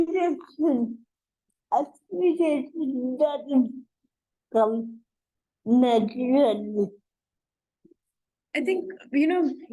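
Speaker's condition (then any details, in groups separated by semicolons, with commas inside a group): Cerebral palsy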